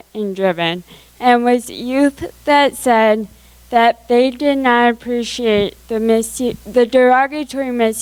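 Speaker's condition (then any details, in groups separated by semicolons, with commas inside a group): Cerebral palsy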